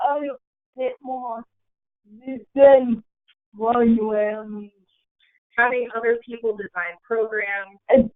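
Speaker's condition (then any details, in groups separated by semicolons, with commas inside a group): Cerebral palsy; speech impediment, listeners need words repeated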